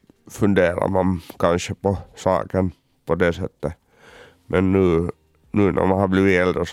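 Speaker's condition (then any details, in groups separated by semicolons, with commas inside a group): Cerebral palsy; uses wheelchair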